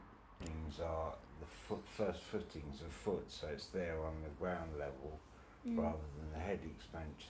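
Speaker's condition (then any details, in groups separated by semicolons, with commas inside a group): Brain injury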